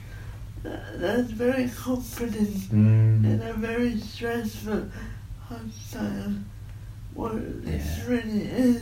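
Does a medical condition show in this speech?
Yes: cerebral palsy; lifelong, grew up in residential setting with other disabled children, uses wheelchair; voice sounds a bit off-center.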